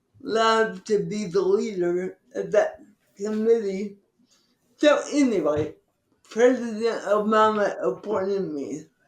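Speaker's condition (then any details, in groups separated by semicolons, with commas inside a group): Cerebral palsy; from birth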